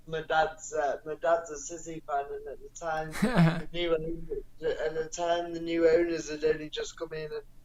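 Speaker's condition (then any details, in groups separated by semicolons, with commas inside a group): Cerebral palsy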